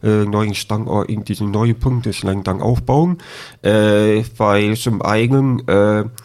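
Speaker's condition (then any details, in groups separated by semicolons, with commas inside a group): Deafness with cochlear implant, congenital deafness; born deaf, no hearing until age 13, cochlear implant surgery at 13, lip reading; speech still audibly affected per host; hardly spoke before implant, 3-4 years relearning speech and hearing, raised orally, no sign language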